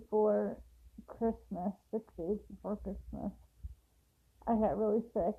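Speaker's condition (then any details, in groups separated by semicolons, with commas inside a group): Cerebral palsy; affects walking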